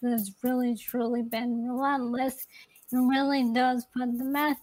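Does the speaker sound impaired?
Yes: ALS; young onset.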